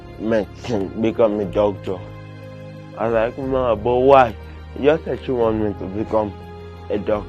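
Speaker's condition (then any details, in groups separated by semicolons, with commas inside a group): Cerebral palsy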